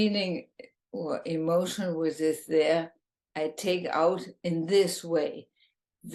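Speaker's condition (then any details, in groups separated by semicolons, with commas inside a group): ALS, bulbar form, bulbar onset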